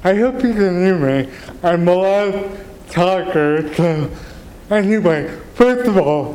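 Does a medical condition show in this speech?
Yes: cerebral palsy; wheelchair user.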